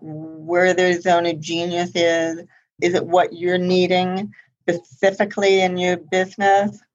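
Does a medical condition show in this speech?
Yes: profound hearing loss; congenital profound hearing loss, mostly higher frequencies, hearing aids tried repeatedly but never worked well enough; relies on lip reading and body language.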